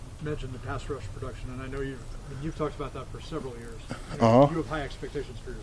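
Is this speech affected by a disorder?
No.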